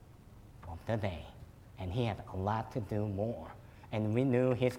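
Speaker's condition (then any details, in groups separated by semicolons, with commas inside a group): Cleft lip and palate; fed formula and cow milk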